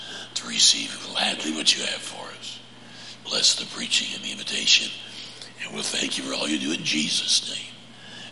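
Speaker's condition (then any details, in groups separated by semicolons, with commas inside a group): Laryngeal cancer; much weaker than before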